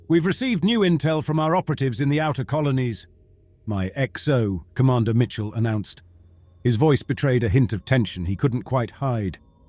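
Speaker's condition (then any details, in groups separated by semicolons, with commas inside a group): No condition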